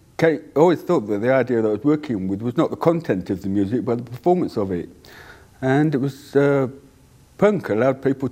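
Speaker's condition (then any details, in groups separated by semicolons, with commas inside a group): Deafness; cannot hear own voice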